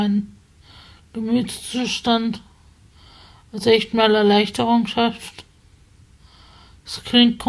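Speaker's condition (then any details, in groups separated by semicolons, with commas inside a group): Spasticity from birth; multiple sclerosis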